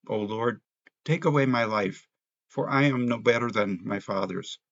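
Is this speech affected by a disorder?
No.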